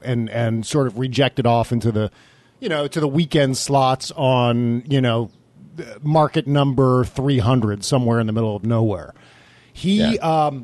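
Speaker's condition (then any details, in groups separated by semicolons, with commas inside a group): No condition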